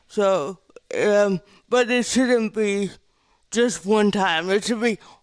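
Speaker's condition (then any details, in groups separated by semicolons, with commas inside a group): Cerebral palsy; with developmental disabilities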